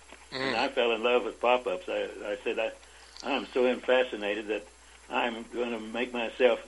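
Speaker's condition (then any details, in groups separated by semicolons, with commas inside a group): Parkinson's disease; about 25 years since onset; age 88, no longer able to work, interview recorded by telephone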